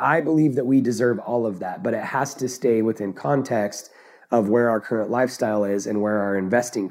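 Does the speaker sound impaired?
No.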